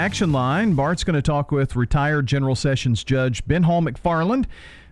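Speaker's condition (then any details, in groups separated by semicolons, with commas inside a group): No condition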